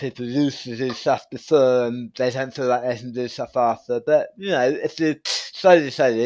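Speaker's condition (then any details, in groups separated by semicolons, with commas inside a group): Tongue cancer surgery; right-side tongue surgery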